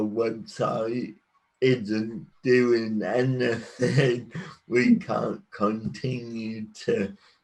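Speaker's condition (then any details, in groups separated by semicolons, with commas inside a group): Cerebral palsy; cerebral palsy from birth; walking and talking; predicted never to talk, now talks, works as public speaker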